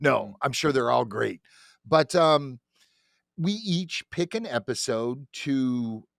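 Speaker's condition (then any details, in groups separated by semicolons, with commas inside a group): No condition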